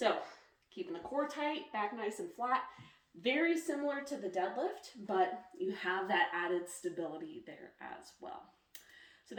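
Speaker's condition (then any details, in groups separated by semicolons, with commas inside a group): No condition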